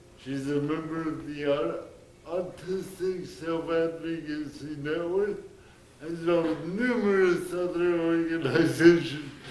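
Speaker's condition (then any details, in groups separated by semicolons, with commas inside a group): Cerebral palsy; present from birth; years of speech therapy, often misunderstood, breath and articulation effortful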